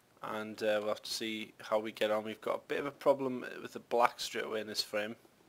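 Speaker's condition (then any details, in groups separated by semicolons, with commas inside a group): No condition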